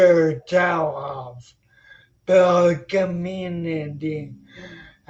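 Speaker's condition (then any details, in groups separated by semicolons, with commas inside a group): Spinocerebellar ataxia; slightly staccato speech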